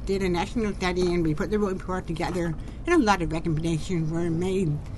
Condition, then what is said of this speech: Deafness. She was slurring her words when she talked.